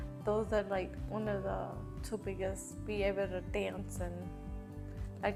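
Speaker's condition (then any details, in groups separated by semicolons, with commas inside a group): Cerebral palsy; tends to tense up, breathing through it helps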